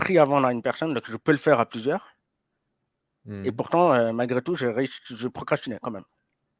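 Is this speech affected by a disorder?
Yes: hearing impairment from birth; congenital hearing loss, diagnosed around age 4, lip reading since birth, school to learn spoken French; degenerative hearing loss, may get worse; learned to speak at age 4, slight effect on speech noticeable now and then.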